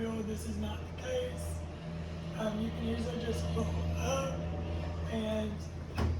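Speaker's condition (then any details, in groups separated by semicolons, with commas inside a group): Cerebral palsy; uses a wheelchair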